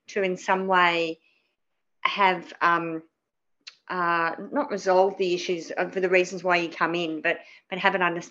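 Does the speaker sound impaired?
Yes: cleft palate; dental services.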